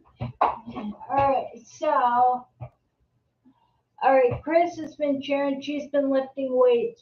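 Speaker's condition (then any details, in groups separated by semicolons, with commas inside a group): Multiple sclerosis; secondary progressive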